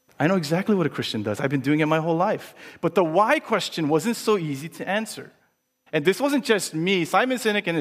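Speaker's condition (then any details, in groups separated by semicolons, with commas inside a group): No condition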